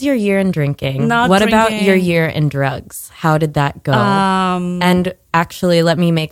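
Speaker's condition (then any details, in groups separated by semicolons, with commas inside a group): No condition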